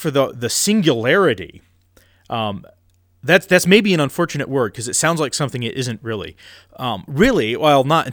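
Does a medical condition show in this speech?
No.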